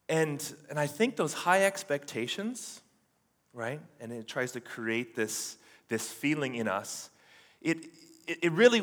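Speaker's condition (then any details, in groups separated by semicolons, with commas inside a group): No condition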